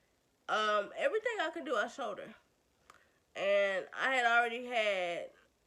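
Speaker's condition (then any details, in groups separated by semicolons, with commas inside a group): Cerebral palsy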